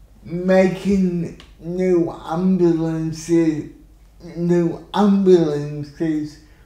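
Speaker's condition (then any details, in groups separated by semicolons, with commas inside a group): Cerebral palsy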